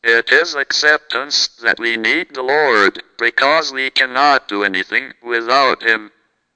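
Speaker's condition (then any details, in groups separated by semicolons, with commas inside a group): Cerebral palsy, speech-generating device; present from birth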